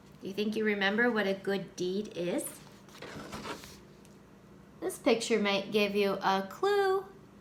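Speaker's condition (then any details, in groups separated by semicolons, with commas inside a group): No condition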